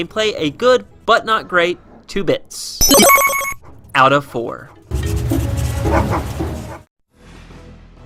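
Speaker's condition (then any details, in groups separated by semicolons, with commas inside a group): No condition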